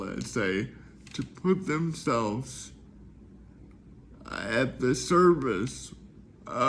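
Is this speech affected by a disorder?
Yes: cerebral palsy; speaks slower at times.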